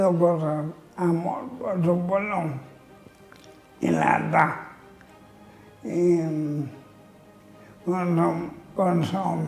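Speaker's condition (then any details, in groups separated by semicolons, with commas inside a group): Amyotrophic lateral sclerosis (ela)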